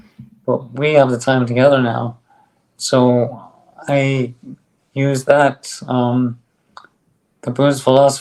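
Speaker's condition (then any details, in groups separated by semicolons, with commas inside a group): ALS; on drug, stronger bite, speaks better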